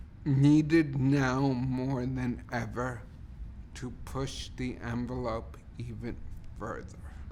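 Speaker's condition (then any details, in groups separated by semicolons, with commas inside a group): Cerebral palsy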